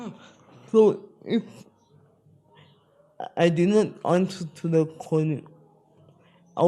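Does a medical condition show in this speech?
Yes: spastic cerebral palsy.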